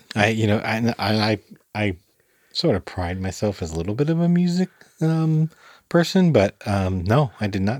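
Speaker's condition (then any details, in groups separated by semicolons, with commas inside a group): No condition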